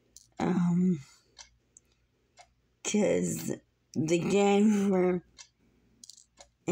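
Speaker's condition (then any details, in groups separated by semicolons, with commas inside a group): Muscular dystrophy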